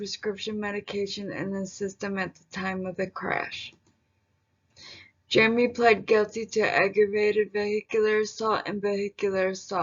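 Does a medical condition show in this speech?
Yes: traumatic brain injury; leg spasticity.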